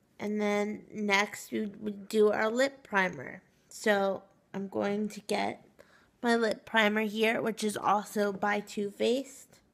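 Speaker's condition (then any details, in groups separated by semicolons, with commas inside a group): Cerebral palsy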